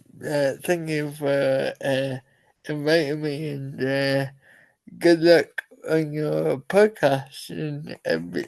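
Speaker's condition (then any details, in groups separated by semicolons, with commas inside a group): Cerebral palsy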